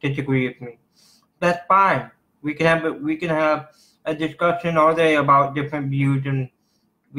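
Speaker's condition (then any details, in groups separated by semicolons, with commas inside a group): Cerebral palsy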